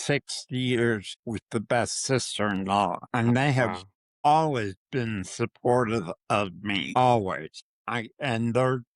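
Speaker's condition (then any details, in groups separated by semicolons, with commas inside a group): Parkinson's disease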